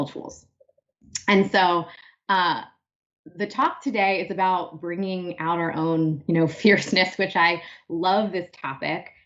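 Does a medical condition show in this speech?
No.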